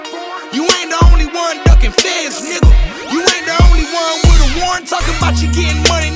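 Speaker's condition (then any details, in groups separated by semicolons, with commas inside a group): No condition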